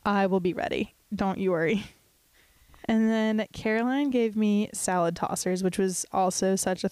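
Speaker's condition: No condition

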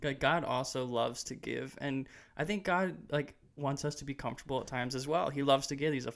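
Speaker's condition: No condition

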